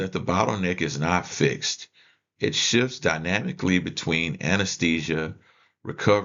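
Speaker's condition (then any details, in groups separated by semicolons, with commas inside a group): No condition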